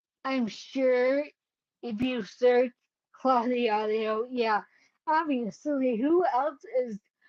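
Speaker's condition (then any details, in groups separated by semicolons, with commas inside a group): Cerebellar ataxia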